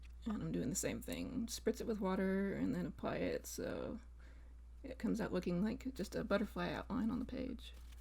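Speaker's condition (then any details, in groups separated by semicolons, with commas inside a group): No condition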